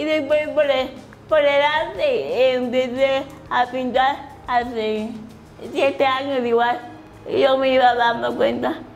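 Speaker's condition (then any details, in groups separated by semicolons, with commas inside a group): Cerebral palsy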